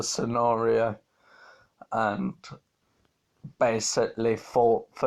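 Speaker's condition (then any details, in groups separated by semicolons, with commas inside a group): Multiple sclerosis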